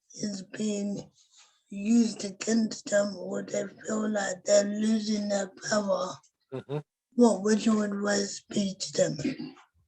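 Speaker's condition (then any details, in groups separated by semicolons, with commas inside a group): Cerebral palsy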